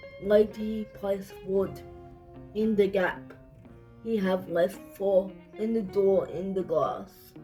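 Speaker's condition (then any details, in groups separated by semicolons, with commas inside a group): Cerebral palsy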